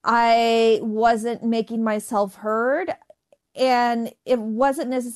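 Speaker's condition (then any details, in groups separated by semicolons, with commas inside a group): Stuttering; stuttering since age 8, ongoing into adulthood, conference for people who stutter at 35; stutters less using a funny voice or when singing, such as a Marilyn Monroe voice; prolonged sounds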